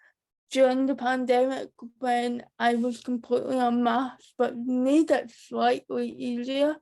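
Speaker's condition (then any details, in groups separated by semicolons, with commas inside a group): Cerebral palsy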